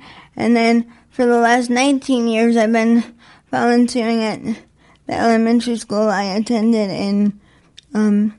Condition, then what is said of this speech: Cerebral palsy. So I am lucky that I have a voice that I use for service.